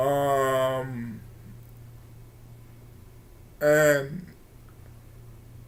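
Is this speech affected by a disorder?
Yes: cerebral palsy; from birth, wheelchair user.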